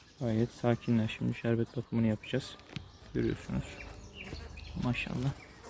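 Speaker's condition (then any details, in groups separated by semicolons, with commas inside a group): No condition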